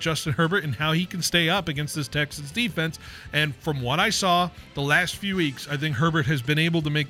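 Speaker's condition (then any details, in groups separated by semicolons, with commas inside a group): No condition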